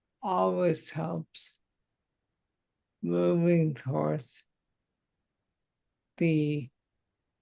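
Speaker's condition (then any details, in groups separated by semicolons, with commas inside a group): Multiple sclerosis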